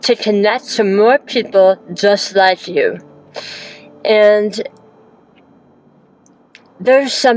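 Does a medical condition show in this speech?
Yes: hemi-glossectomy for oral cancer, hemiglossectomy; tongue tethered to cheek.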